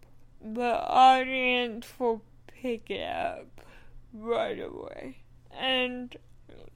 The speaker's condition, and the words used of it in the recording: Cerebral palsy. And then my speech therapist and I just keep going over and over